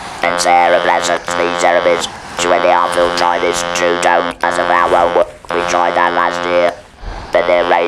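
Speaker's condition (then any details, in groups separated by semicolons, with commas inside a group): Laryngeal cancer with laryngectomy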